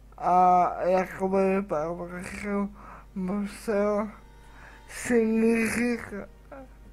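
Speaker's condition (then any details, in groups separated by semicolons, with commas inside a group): Cerebral palsy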